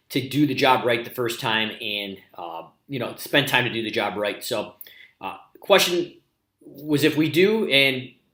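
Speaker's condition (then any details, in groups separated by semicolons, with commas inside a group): No condition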